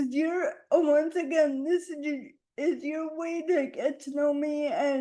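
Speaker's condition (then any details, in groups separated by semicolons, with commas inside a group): Quadriplegic cerebral palsy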